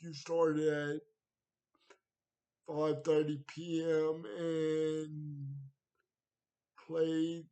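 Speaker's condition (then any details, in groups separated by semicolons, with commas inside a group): Cerebral palsy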